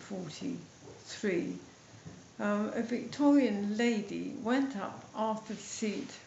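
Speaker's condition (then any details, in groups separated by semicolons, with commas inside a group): MND, mild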